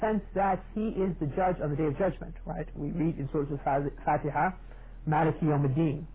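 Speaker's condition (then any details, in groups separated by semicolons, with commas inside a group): No condition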